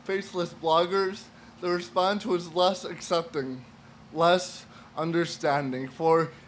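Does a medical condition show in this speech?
Yes: cerebral palsy; from birth, mild, birth brain injury, spastic, affects hands.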